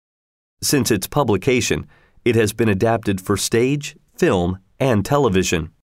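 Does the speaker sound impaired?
No.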